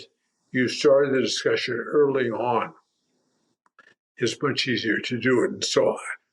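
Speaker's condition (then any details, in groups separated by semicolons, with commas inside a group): Primary lateral sclerosis; tongue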